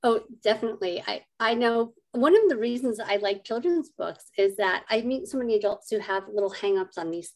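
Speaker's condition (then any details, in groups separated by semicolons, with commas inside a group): Cleft lip and palate; congenital cleft lip and palate, 25 surgeries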